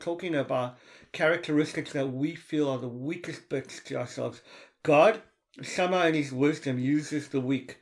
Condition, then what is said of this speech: Cleft palate. So my inability to hear, the hearing problems I've had, and the way I speak are the two things that I would say are the weakest things about me.